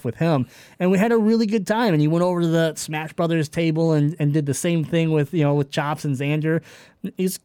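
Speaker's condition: Cleft palate; congenital cleft palate

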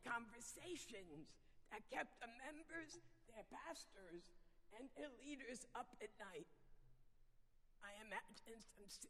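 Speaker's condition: Vocal dysphonia; has taken away ability to sing

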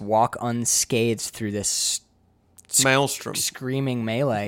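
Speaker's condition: No condition

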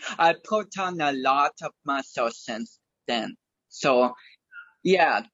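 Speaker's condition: Cerebral palsy; speech affected

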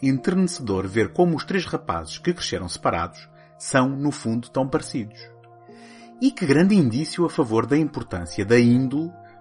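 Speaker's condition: No condition

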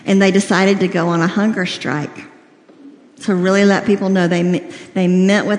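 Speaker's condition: Cleft lip and palate, severe

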